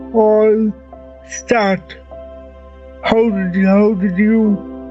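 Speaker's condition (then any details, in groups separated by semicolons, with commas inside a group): Cerebral palsy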